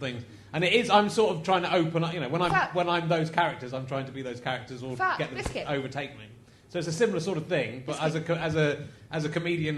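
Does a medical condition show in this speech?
No.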